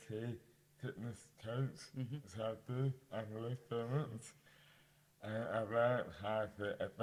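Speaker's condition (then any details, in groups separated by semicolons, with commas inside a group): Dystonia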